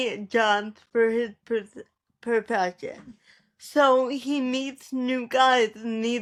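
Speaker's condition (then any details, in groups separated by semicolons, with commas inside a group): Cerebral palsy; speaks differently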